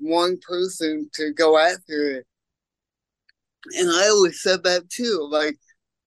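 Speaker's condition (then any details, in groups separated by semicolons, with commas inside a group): Cerebral palsy; congenital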